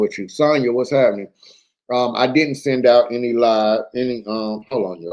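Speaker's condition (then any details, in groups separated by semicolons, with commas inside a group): No condition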